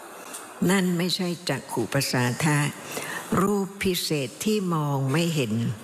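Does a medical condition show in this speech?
No.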